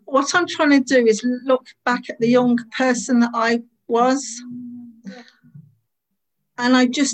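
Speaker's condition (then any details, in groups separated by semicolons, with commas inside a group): Stammer; very bad in 20s, eased around age 42 or 43, speech therapy around age 20; age 57, member of online group Stand Up to Stammering, formerly British Stammering Association; stammer cannot be hidden, hardly stammers when calm, stammers when anxious, avoided talking in 20s; prolonged sounds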